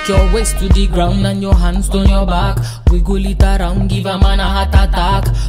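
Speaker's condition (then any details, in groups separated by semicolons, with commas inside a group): No condition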